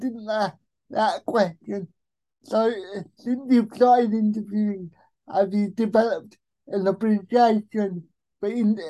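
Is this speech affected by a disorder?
Yes: cerebral palsy; speech affected, can get rambly when nervous.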